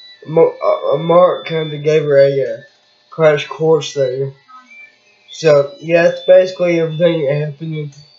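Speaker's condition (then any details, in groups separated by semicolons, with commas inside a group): Cerebral palsy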